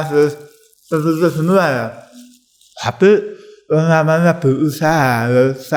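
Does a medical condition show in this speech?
Yes: tongue cancer.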